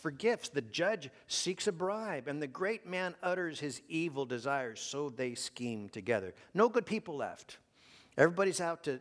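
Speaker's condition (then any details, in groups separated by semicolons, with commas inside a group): No condition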